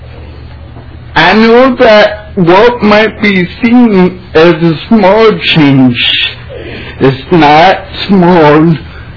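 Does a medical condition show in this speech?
Yes: cerebral palsy; visible physical disability, lives independently, drives own car.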